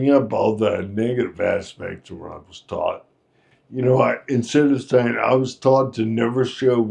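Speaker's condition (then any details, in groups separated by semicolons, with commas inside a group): Friedreich's ataxia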